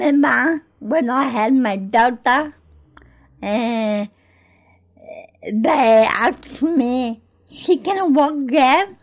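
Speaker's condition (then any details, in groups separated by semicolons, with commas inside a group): Cerebral palsy; born in Greece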